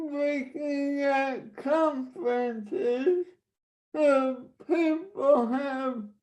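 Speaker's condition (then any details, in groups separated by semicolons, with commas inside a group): Traumatic brain injury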